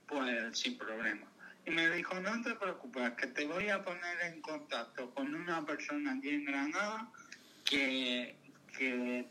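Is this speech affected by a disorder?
Yes: cerebral palsy; lifelong physical motor disability.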